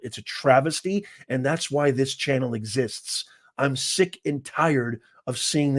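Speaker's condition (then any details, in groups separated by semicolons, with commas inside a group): No condition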